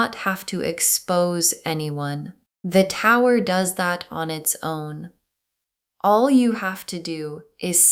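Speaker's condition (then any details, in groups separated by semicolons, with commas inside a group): No condition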